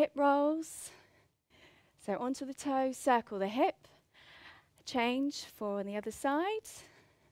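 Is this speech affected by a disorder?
No.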